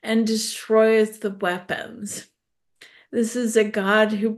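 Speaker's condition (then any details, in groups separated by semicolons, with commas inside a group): ALS; progressive neurological disease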